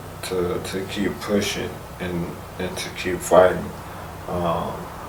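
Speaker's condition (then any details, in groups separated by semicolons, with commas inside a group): ALS; speech progressively lost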